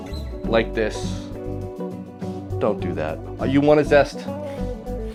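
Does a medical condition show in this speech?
No.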